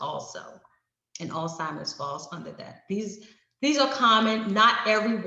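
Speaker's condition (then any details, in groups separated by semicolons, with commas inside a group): No condition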